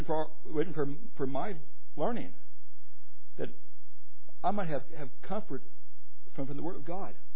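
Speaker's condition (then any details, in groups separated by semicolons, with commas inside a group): Stuttering; tired tonight; repeated sounds, repeated words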